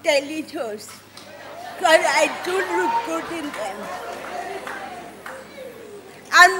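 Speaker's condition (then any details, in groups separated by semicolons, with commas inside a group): Cerebral palsy; caused by an incident, coordination disability; told could not speak, now speaks professionally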